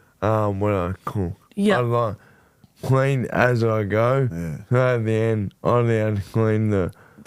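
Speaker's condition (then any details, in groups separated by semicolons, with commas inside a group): Motor neurone disease; shoulder onset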